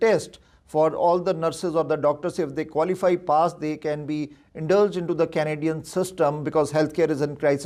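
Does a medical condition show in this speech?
No.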